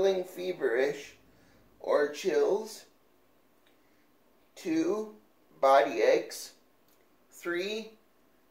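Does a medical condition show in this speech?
Yes: cerebral palsy.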